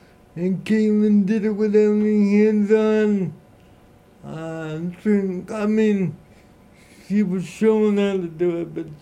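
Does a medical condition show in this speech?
Yes: cerebral palsy; voice recognized by Google Assistant and Google Voice devices.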